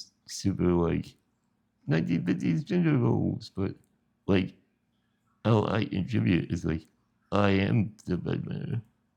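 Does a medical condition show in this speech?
Yes: spinal muscular atrophy.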